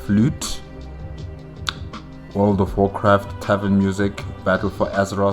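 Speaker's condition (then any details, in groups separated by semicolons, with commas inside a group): No condition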